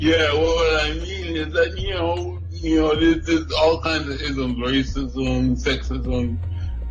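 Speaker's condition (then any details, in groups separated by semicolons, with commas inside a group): Cerebral palsy; cerebral palsy from birth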